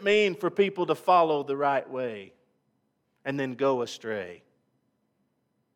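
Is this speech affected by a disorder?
No.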